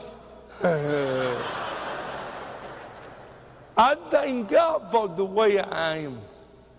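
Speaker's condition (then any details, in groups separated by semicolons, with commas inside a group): Cerebral palsy; speech hard to understand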